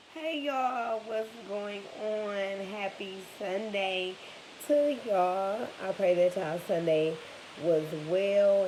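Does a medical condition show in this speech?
Yes: cerebral palsy, spastic; now talking and breathing.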